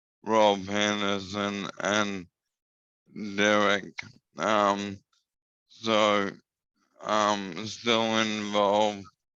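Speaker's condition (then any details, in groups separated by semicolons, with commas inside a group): Motor neurone disease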